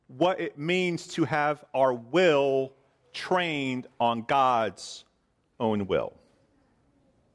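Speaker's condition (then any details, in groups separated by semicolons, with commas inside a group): No condition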